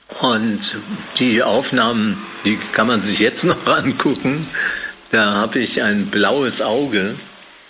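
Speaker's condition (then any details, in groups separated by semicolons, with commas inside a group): Parkinson's disease; dismissed as stage fright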